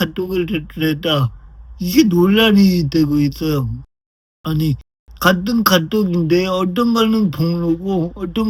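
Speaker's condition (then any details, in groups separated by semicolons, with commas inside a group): Brain lesion disability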